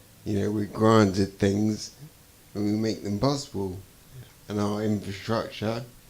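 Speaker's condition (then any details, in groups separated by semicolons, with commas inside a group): Traumatic brain injury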